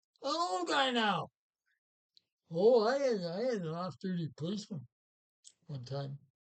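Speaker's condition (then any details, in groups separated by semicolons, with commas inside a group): Parkinson's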